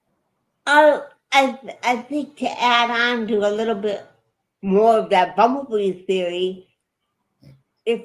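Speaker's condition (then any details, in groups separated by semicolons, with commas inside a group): Cerebral palsy; affects body movements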